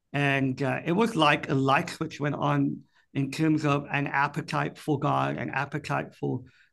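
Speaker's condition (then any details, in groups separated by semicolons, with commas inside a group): Cleft palate; speech impediment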